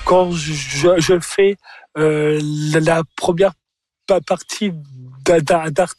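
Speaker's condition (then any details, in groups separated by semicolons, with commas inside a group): Stuttering; called just a speech disorder not a handicap; stand-up set at Jamel Comedy Club, audibly stumbles, acknowledges it, voice left unedited; repeated sounds, prolonged sounds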